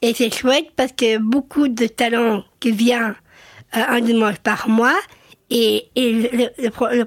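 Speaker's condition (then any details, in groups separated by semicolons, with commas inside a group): Down syndrome (trisomy 21); congenital chromosome 21 anomaly, intellectual disability, developmental delay, 34-year-old woman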